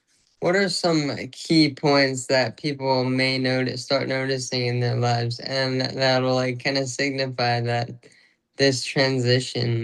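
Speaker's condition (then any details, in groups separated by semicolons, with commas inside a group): Traumatic brain injury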